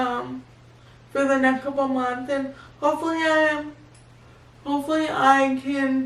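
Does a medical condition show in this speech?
Yes: cerebral palsy; baclofen pump for spasms.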